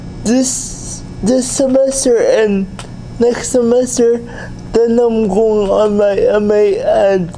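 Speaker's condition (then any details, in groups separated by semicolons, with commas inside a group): Cerebral palsy; from birth, cannot walk; able to speak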